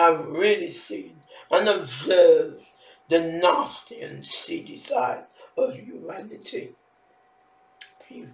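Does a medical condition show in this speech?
Yes: facial palsy; can barely hear own speech.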